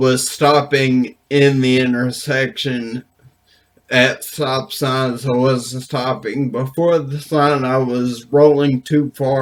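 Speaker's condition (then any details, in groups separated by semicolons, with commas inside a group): Brain injury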